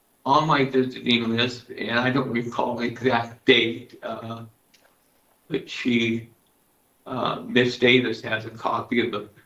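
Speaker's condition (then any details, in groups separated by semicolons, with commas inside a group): Parkinson's disease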